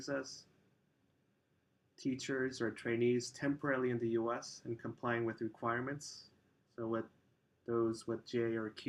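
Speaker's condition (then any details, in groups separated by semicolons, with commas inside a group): No condition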